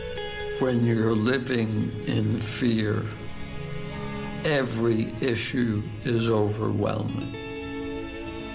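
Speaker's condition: ALS, speech-generating device

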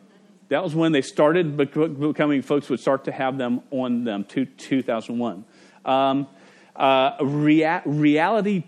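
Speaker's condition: Stutter; at times blocks and cannot say own name; repeated sounds, repeated words

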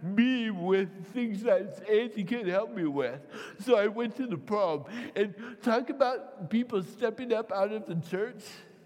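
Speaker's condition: Cerebral palsy; mild cerebral palsy from birth, hand tremor, typewriter for writing, torsional dystonia from eighth grade; can't speak right, voice hard to understand, must preface phone calls with strangers

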